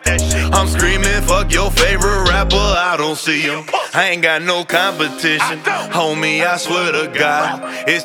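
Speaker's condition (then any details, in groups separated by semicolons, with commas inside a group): No condition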